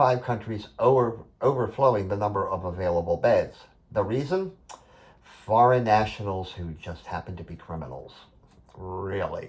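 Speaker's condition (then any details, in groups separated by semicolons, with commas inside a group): No condition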